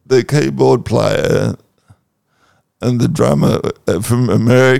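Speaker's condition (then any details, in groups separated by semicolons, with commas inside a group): Cerebral palsy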